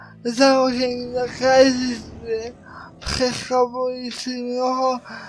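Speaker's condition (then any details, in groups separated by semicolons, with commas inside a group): Cerebral palsy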